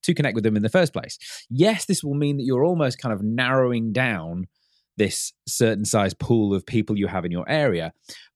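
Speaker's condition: No condition

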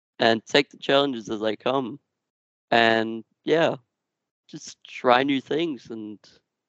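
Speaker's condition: Duchenne muscular dystrophy; genetic, progressive

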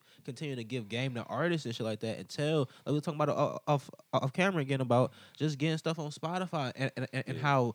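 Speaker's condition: Stuttering; lifelong stutter; stuttered all life, different now since hosting a radio show; repeated sounds, repeated words

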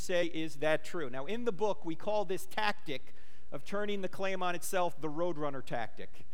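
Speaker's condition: No condition

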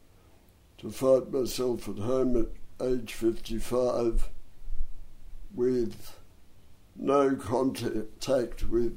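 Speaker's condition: Dystonia and cerebral palsy; bronchial asthma

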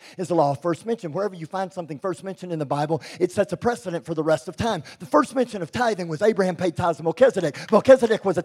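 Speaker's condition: Cleft lip and palate; expected never to be able to speak

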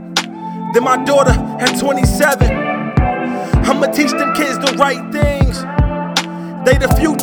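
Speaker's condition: No condition

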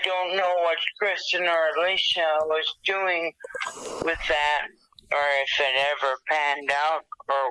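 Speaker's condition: Dysarthria after stroke, thalamic hemorrhage; cognition intact

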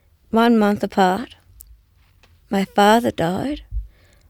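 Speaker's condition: Down syndrome; learning difficulty; age 38

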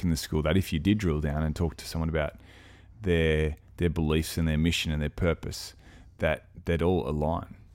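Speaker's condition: No condition

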